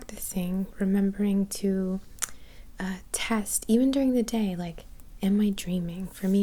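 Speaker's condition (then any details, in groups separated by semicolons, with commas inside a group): No condition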